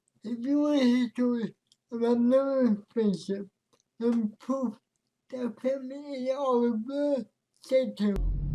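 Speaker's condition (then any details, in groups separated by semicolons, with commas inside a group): Cerebral palsy; speech affected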